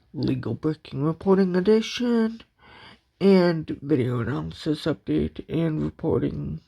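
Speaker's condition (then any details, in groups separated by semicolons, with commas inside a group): Cerebral palsy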